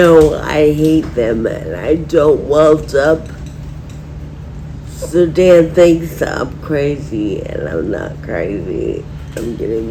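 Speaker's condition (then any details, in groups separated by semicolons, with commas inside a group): Friedreich ataxia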